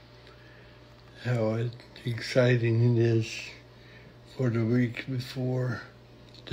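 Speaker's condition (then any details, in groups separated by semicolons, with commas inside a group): Cerebral palsy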